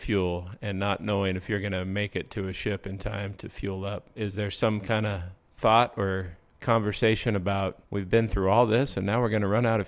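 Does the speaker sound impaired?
No.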